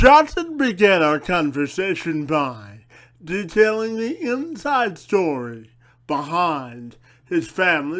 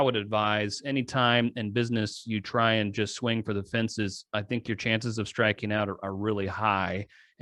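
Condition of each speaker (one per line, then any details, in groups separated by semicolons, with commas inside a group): Cerebral palsy; from birth
No condition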